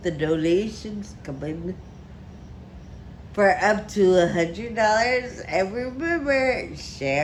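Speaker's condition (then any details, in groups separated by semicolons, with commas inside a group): Friedreich ataxia, severe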